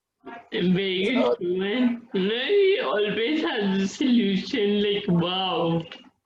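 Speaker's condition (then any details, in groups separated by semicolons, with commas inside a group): Friedreich's ataxia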